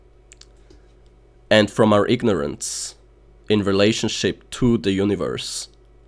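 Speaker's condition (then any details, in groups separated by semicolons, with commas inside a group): No condition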